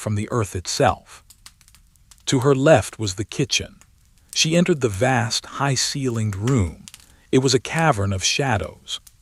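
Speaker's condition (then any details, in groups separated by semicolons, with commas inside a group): No condition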